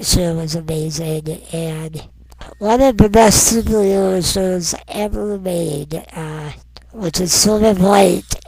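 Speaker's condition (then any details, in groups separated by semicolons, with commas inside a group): Non-progressive muscular dystrophy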